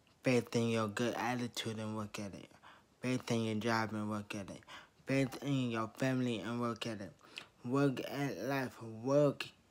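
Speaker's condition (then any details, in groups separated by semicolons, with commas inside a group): Traumatic brain injury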